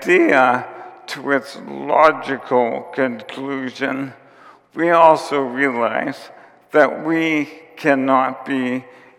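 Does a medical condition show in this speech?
Yes: ALS; onset with tiredness and clumsiness.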